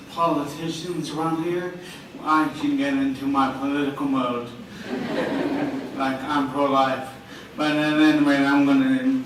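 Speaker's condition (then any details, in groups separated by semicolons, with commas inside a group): Traumatic brain injury; hit while cycling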